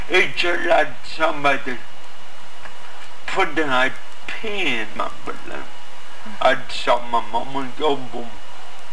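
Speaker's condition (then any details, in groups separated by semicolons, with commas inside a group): Cerebral palsy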